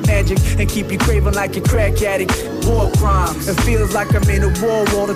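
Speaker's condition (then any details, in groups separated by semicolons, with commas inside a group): No condition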